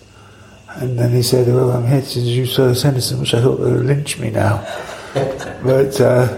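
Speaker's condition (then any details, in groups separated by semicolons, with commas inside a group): Parkinson's; long-standing, diagnosed about 5 years after restaurant opened, pioneering surgery with two brain wires and implanted battery; affects speech, rare audio interview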